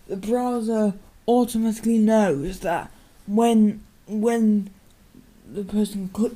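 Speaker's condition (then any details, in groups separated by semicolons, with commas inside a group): Cerebral palsy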